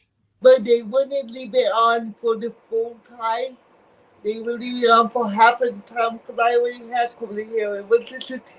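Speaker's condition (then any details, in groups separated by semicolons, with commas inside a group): Cerebral palsy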